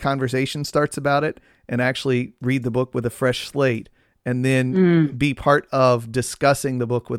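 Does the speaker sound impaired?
No.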